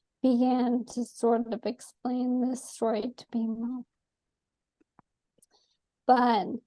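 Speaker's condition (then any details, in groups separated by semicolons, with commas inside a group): ALS; atypical case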